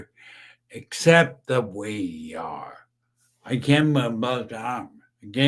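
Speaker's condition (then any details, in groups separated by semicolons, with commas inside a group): Brain injury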